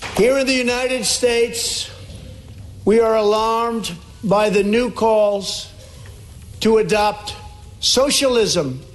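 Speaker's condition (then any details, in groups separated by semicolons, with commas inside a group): No condition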